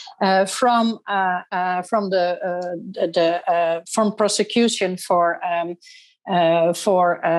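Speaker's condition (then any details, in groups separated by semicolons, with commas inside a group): No condition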